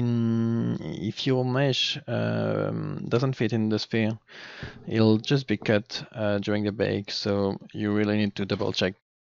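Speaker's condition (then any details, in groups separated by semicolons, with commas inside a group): No condition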